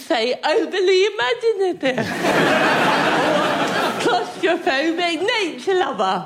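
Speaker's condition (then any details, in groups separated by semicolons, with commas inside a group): Cerebral palsy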